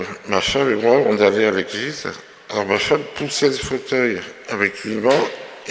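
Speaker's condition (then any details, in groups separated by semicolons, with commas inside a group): Myopathy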